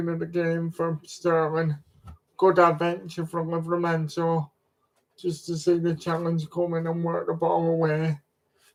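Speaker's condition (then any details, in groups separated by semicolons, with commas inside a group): Cerebral palsy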